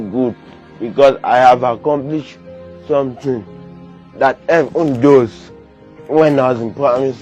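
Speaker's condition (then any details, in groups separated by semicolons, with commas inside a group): Cerebral palsy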